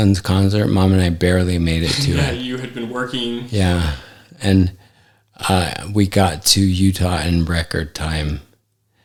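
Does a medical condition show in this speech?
Yes: ALS; affects hand function.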